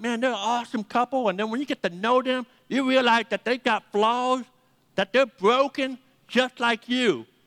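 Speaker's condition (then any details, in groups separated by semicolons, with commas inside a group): Deafness; needs names repeated several times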